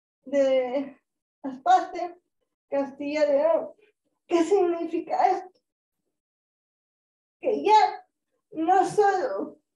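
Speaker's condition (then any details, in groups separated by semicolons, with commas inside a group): Cerebral palsy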